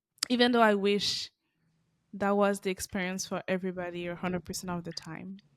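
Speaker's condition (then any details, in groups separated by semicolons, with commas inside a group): No condition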